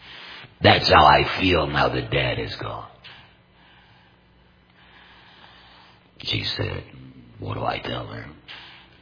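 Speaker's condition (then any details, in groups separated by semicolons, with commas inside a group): Total laryngectomy; complete laryngectomy for larynx cancer, voice prosthesis; unusual tone of voice, may sound painful to listeners, no pain speaking, understandable with careful listening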